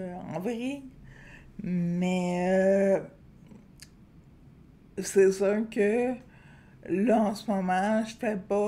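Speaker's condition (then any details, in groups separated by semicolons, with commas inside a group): Friedreich's ataxia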